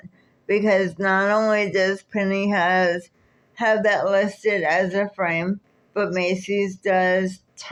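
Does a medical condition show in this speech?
Yes: cerebral palsy.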